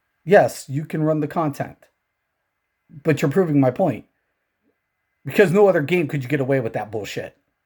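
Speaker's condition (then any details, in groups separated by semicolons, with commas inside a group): No condition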